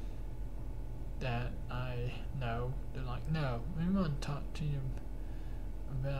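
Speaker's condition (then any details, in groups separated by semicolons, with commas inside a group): Cerebral palsy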